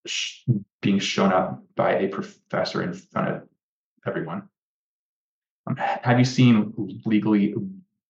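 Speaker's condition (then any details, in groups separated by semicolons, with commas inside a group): Stutter; mostly blocks, more severe than brother's, no stuttering when talking only to himself or reflexively; prolonged sounds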